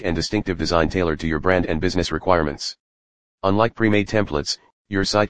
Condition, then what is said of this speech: None; typical speech.